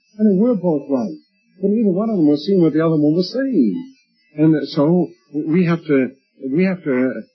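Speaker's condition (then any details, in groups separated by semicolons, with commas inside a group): No condition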